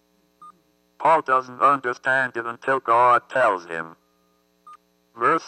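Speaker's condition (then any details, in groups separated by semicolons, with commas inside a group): Athetoid cerebral palsy; communication box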